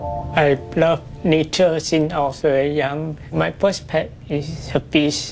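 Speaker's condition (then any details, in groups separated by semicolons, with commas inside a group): Profound and severe hearing loss; profound deafness one side, severe other side, hearing loss from age 2; about 70 to 80% hearing loss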